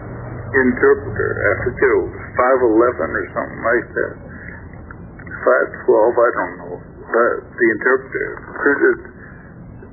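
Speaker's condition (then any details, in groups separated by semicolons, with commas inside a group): Stroke affecting throat muscles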